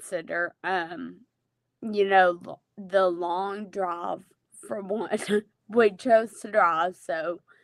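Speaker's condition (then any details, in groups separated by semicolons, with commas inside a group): Friedreich's ataxia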